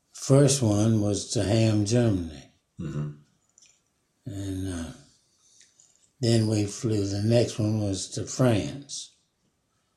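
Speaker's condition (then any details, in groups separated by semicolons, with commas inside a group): Parkinson's; about 5 years since onset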